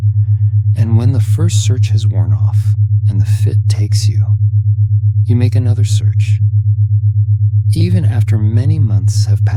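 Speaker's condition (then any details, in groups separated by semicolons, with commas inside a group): No condition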